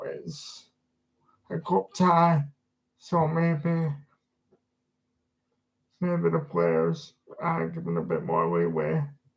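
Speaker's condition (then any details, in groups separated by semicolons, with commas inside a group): Disability affecting speech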